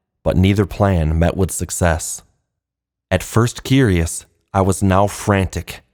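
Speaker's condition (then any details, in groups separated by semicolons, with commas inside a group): No condition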